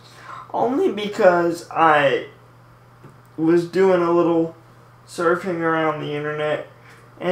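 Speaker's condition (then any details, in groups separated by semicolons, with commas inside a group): Cerebral palsy, mild; speech sometimes affected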